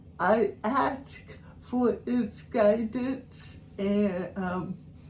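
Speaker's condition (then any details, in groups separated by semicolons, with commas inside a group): Cerebral palsy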